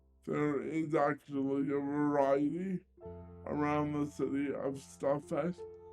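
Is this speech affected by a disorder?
Yes: cerebral palsy.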